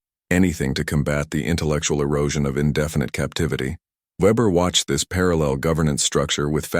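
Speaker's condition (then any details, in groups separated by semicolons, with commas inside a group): No condition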